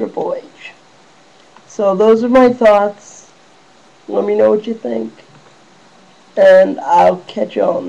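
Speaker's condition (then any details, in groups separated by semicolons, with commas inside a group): Cerebral palsy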